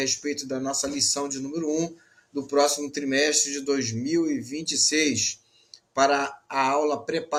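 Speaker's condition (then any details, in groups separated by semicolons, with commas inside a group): No condition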